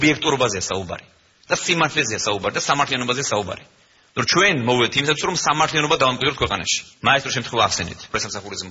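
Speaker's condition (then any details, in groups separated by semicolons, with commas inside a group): No condition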